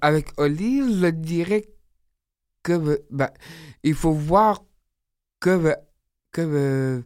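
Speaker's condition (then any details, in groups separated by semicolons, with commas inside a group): Down syndrome; age 30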